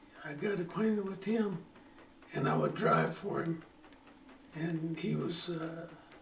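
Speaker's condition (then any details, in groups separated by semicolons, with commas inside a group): Parkinson's; slowing down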